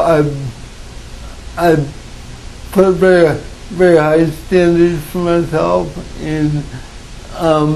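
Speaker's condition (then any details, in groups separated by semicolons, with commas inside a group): Cerebral palsy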